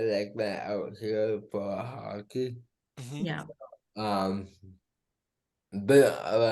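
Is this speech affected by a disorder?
Yes: cerebral palsy.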